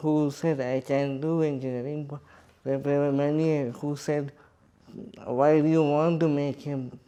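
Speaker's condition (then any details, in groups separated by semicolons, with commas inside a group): Cerebral palsy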